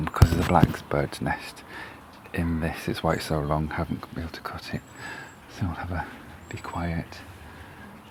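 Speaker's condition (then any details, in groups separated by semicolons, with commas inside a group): No condition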